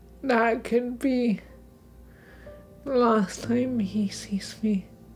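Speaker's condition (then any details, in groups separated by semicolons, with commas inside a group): Motor neurone disease; onset in left hand; progressing, harder to push up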